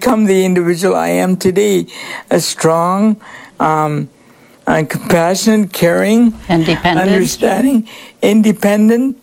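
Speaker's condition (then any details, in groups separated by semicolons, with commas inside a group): Cerebral palsy; cerebral palsy from birth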